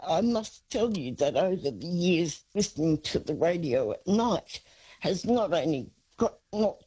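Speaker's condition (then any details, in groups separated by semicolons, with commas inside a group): Parkinson's; hands sometimes slower than brain, uses wheelie walker; word-finding trouble, brain sometimes steals words, voice sometimes doesn't hold up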